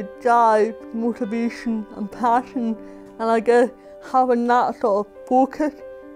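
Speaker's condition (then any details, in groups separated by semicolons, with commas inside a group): Cerebral palsy; cerebral palsy, mild walking difficulties, deaf; speech impairment, doesn't speak well at times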